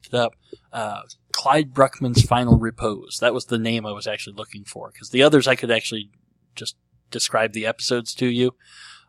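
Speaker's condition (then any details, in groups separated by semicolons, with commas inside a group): Cleft lip and palate; treated as a baby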